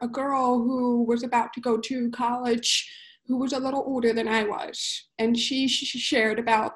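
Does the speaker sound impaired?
Yes: profound deafness, cochlear implant, congenital profound hearing loss; born deaf, some cochlear hair cells left but insufficient, cochlear implant chosen by doctor father; speech developed through one-on-one training by mother, a former language teacher.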